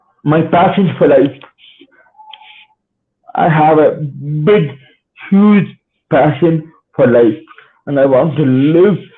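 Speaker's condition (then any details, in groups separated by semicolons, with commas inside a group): Cerebral palsy; spastic type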